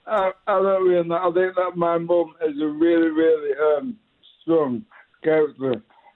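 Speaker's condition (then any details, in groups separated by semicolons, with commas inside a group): Motor neuron disease; diagnosed about 3 years ago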